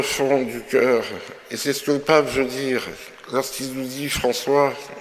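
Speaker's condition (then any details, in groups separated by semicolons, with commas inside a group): Myopathy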